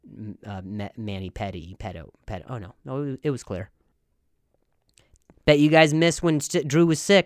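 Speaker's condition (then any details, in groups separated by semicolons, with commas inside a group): Speech impediment (stutter); voice quality not good, recently back in health; repetitions of words, phrases and syllables, part-word breaks; repeated sounds, repeated words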